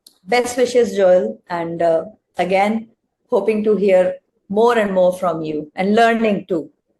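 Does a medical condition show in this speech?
No.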